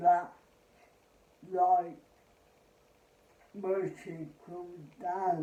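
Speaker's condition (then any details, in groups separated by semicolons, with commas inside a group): Cerebral palsy; spastic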